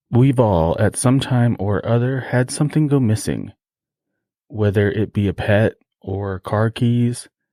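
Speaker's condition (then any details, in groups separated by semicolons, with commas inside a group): No condition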